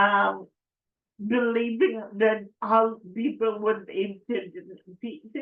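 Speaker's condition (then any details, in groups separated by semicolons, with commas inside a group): Cerebral palsy; affects coordination and balance; affects speech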